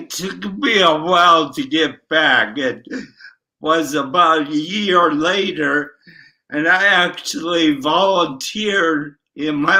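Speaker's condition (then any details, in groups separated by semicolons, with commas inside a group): Traumatic brain injury; AVM hemorrhage at 57, three brain surgeries, right side affected; ataxia right arm and leg, right leg weaker; tongue affected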